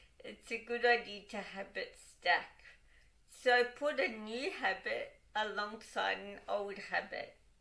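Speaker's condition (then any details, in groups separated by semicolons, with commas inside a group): Cerebral palsy, dystonic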